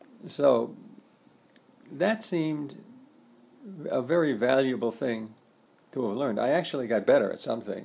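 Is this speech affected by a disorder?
Yes: Parkinson's disease; earlier breathing trouble during sleep, reduced gait, stooped posture, stiff right arm, lost force and speed.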